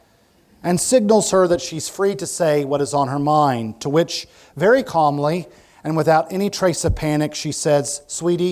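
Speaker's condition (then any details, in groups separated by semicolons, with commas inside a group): No condition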